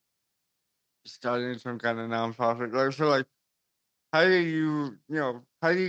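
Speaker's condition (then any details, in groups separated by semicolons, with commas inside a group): Cerebral palsy; since birth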